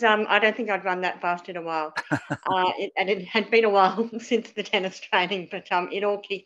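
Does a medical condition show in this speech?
Yes: cleft palate; spoke differently as child, lots of childhood speech therapy, c for communication skills in primary school.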